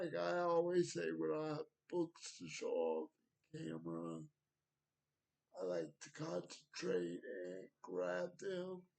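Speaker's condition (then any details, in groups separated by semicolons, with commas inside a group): Cerebral palsy; wheelchair, needs transfer help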